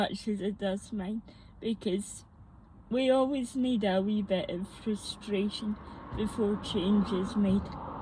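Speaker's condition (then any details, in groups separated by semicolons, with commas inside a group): Mixed cerebral palsy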